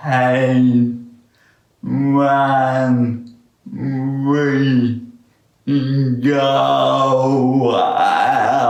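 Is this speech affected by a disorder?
Yes: traumatic brain injury; speech impairment.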